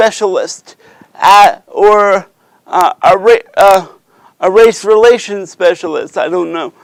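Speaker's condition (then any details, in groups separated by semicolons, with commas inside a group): Cerebral palsy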